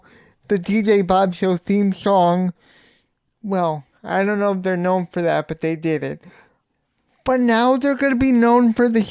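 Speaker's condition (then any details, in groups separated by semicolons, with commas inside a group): Cerebral palsy; voice sometimes sounds childlike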